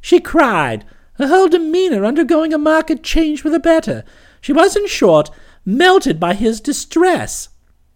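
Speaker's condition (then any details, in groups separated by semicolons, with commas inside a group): No condition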